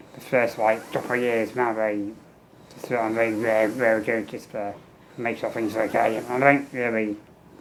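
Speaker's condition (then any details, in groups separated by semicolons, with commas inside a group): Muscular dystrophy; tracheostomy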